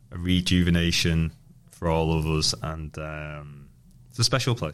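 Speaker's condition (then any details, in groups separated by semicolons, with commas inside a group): No condition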